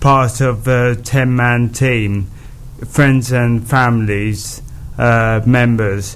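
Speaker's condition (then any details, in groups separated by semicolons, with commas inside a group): Motor neurone disease; diagnosed about nine months before recording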